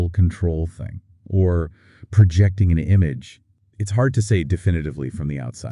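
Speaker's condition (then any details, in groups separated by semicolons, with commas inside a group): No condition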